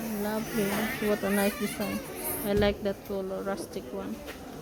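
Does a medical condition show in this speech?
No.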